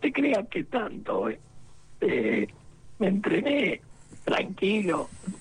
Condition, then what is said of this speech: Laryngectomy. Ahí empecé, yo hablo con voz esofágica, es muy difícil de poder volver